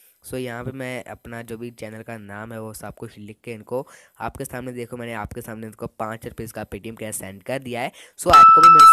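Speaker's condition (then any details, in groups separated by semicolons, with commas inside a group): No condition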